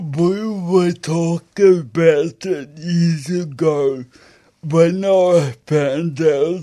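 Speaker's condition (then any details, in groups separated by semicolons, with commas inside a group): Stroke with aphasia; acquired brain injury from stroke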